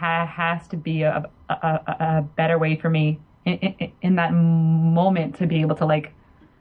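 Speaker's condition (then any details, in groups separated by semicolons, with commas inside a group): Stuttering; support group before any therapy, earlier fear of speaking, recent years of more acceptance and ease; fallen back over past 6 months, voluntary stuttering practice dropped; speaking on the show has fallen back in past 6 months; repeated sounds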